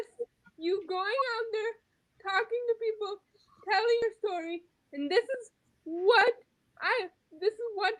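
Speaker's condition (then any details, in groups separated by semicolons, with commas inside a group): Quadriplegic cerebral palsy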